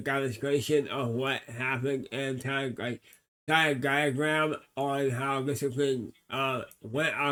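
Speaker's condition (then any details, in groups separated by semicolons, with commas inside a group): Cerebral palsy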